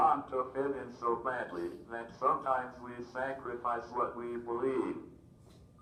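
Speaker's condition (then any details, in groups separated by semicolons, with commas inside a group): Cerebral palsy, athetoid; caused by oxygen loss at birth, motor brain injury; could not communicate everything, worked with speech therapist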